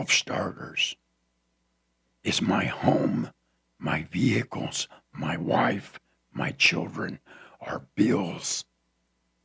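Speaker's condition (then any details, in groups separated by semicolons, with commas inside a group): Throat cancer; tracheostomy tube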